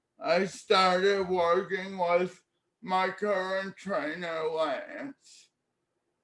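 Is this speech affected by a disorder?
Yes: cerebral palsy; speech therapy in childhood.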